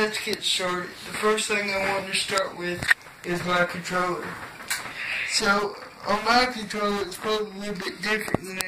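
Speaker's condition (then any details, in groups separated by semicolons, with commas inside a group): Cerebral palsy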